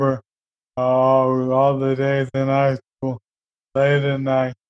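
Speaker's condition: ALS; progressive neurodegenerative

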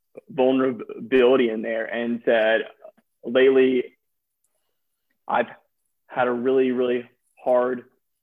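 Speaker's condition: Stuttering; stuttering since around age five, group therapy at school, private therapist in Birmingham, therapy five to 18; still stutters; repeated words, blocks

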